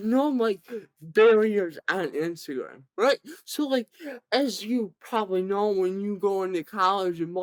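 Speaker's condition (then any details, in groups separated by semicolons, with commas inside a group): Cerebral palsy, severe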